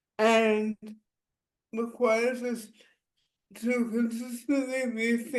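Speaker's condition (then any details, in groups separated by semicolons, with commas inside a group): Disability affecting muscles; speech impairment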